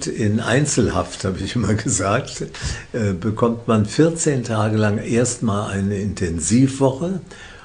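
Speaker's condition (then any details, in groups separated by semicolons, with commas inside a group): Parkinson's disease; physically active, symptoms barely noticeable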